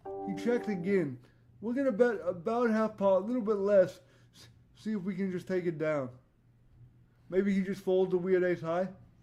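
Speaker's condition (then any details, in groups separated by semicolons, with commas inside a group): Cerebral palsy; voice tone sometimes odd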